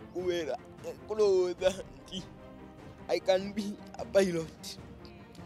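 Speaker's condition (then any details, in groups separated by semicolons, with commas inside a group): Cerebral palsy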